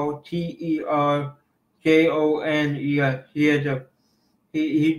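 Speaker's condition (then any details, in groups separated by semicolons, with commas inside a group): Cerebral palsy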